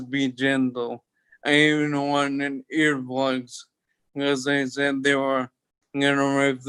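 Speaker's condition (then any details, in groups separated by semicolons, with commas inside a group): Toxic leukoencephalopathy, locked-in syndrome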